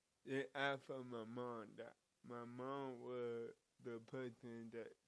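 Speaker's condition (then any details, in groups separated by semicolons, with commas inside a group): Cerebral palsy; from birth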